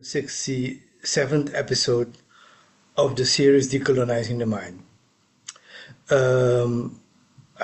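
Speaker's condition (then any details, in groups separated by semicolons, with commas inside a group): No condition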